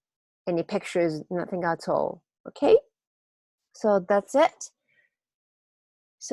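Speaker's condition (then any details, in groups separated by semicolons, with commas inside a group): No condition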